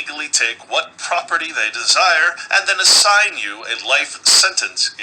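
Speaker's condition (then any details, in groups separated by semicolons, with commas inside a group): No condition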